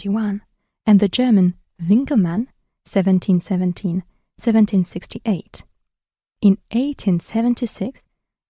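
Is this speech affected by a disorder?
No.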